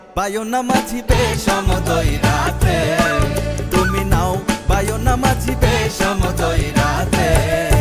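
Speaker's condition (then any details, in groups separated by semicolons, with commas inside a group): No condition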